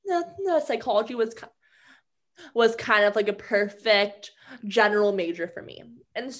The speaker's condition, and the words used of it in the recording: Stuttering. I'm like perfectly capable. I can communicate to just fine. It's just a different form of a communicating, right?